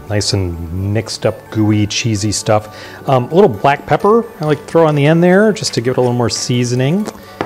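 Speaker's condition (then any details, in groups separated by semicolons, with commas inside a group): No condition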